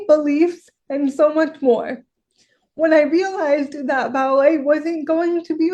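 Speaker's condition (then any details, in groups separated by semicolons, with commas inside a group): Cerebral palsy; severe, wheelchair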